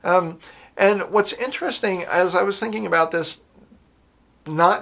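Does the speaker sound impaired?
No.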